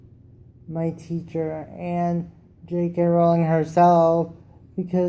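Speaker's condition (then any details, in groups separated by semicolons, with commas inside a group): Cerebral palsy; wheelchair user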